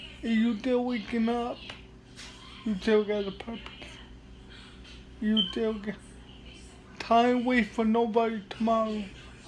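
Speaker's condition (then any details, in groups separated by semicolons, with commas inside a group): Cerebral palsy; speech hard to understand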